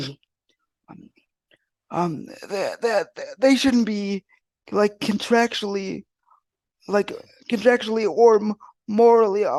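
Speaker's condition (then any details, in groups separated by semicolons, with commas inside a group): Cerebral palsy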